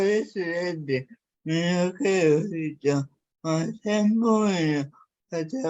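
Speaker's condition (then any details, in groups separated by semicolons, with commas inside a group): Cerebral palsy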